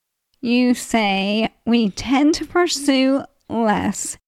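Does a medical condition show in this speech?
Yes: ALS; als onset in hand at 38, thumb-forefinger muscle loss, very little hand strength, very slow progression; body changing with disease, described as dying; still able to swallow and eat without choking, feeding tube not yet used.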